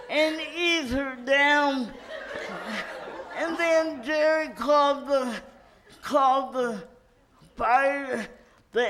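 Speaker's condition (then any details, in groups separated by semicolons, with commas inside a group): Cerebral palsy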